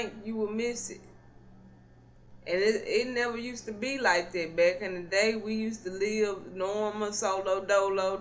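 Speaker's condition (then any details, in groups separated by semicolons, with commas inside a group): Cerebral palsy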